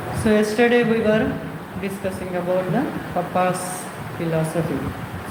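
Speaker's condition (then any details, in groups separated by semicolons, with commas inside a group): No condition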